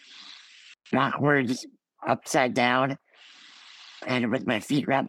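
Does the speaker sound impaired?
Yes: Ullrich congenital muscular dystrophy; from birth, diagnosed at 4, Ullrich found at 25 by DNA test; scoliosis surgery at 14 nearly fatal, stopped breathing 2 minutes six weeks later.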